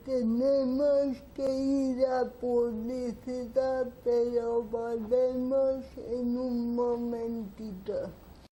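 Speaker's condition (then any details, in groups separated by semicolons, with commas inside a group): Cerebral palsy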